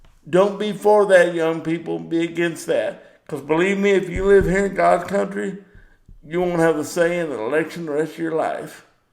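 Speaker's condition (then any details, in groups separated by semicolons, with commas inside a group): Cerebral palsy; power wheelchair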